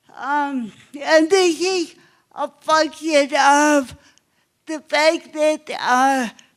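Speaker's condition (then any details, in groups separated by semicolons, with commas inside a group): Cerebral palsy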